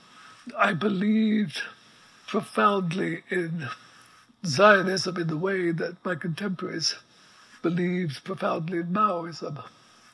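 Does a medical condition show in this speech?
Yes: ALS; progressive neuromuscular illness, effectively quadriplegic, wheelchair six months after diagnosis, plastic nasal breathing pump; immobile for hours on end, pump sets breathing rate, writes by dictation; voice very weak, needs amplifier, breathing apparatus audible in background.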